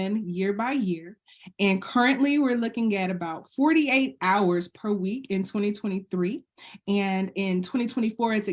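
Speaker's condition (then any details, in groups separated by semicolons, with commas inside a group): No condition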